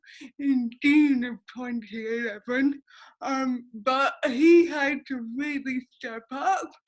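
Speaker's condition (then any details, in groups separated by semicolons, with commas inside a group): Cerebral palsy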